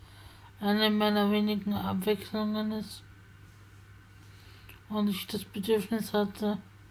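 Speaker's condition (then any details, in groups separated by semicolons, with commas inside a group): Spasticity from birth; multiple sclerosis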